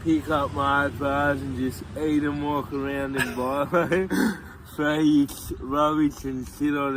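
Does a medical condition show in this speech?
Yes: cerebral palsy; from birth, tight muscles.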